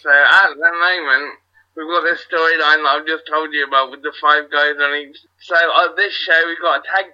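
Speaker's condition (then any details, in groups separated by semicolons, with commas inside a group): Cerebral palsy; wheelchair user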